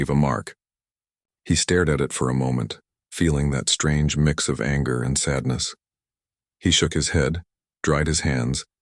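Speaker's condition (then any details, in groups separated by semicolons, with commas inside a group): No condition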